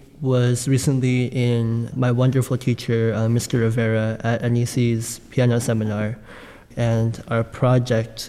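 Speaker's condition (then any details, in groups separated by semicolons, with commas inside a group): Bilateral cleft lip and palate; congenital, childhood surgeries by Dr. Mulliken at Boston Children's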